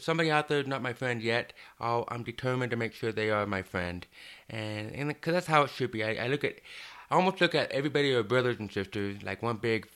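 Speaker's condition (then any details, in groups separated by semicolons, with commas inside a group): Deafness, hard of hearing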